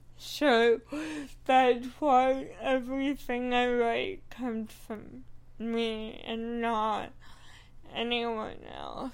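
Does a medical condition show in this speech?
Yes: cerebral palsy; working with speech therapist, rehearses comedy material repeatedly.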